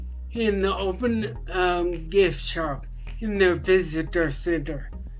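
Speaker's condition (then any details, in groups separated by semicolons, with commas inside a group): Traumatic brain injury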